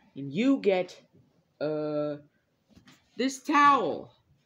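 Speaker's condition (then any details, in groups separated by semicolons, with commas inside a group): No condition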